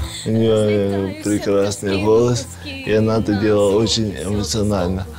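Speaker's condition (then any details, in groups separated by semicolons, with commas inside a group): Cerebral palsy; affects movement coordination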